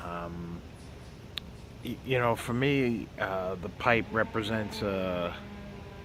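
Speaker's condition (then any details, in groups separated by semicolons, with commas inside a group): No condition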